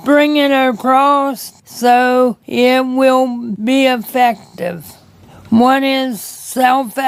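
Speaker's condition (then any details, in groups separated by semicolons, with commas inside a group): Cerebral palsy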